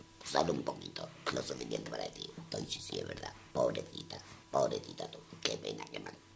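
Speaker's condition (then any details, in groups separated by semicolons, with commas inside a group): Total laryngectomy; laryngeal cancer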